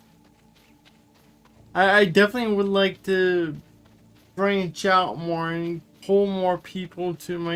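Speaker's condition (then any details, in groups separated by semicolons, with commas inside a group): Cerebral palsy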